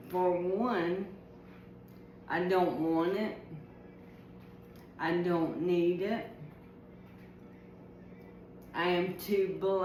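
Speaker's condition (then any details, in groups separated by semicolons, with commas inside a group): ALS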